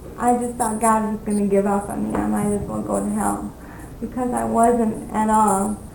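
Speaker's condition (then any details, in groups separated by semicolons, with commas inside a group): Cerebral palsy; speaks fluently with few pauses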